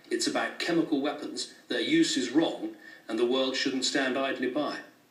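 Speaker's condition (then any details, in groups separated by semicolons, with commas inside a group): No condition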